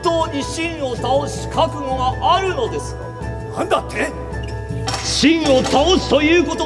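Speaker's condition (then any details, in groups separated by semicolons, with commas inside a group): No condition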